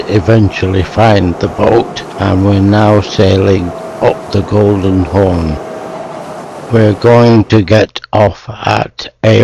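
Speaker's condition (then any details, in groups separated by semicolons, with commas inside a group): Motor neuron disease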